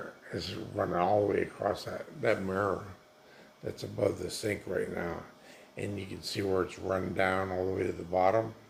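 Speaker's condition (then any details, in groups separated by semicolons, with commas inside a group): Multiple sclerosis; affects legs; nursing home, medications causing dry mouth; dry mouth, dry food hard to swallow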